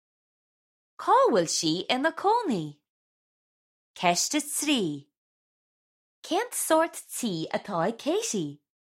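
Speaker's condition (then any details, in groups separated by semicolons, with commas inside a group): No condition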